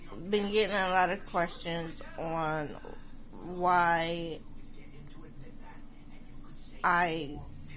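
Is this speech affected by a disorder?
Yes: cerebral palsy.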